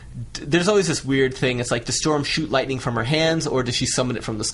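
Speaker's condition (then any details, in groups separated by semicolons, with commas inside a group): No condition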